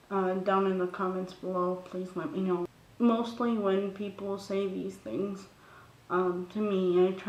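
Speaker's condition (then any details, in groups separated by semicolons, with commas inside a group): Cerebral palsy; brain damage, from birth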